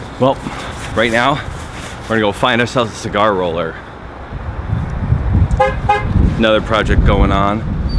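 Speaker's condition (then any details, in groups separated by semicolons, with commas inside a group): No condition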